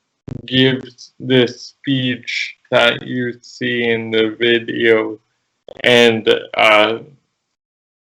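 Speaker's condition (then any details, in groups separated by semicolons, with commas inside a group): Cerebral palsy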